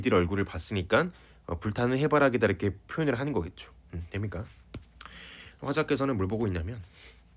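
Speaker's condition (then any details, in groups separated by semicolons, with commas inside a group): No condition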